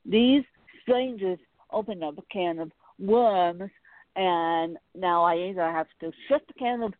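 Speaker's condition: Cerebral palsy; from birth, lack of oxygen at birth, diagnosed 24 hours after birth, scoliosis, back brace; cannot type, terrible handwriting, dictates with dragon naturally speaking, back brace under clothes; does the talking in business, unlike assistant with speech impediment

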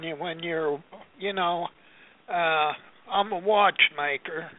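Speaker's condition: Parkinson's disease; tremor

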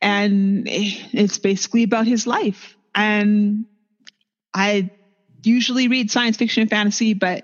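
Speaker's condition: No condition

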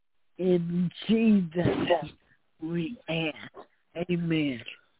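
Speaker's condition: Stroke affecting voice; only voice affected; voice not totally restored, cannot pray long; not fully restored, change in voice heard by others

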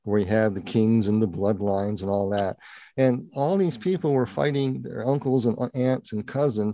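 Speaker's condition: Partial cleft palate; congenital

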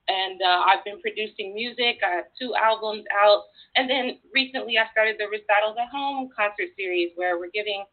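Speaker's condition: No condition

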